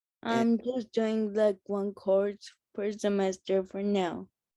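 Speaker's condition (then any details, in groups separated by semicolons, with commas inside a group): Friedreich's ataxia; genetic progressive neuromuscular, spinal fusion with rod; slurred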